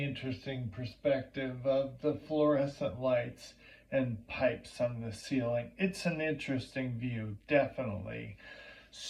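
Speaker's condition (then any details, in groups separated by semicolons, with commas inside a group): Primary lateral sclerosis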